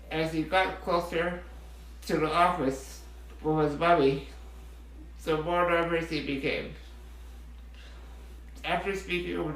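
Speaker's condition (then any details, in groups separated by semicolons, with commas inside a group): Muscular dystrophy; diagnosed around age 6 or 7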